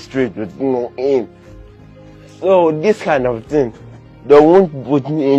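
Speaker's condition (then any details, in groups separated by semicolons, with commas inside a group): Cerebral palsy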